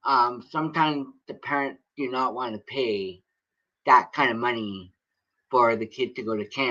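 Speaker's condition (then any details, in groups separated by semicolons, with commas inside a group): Cerebral palsy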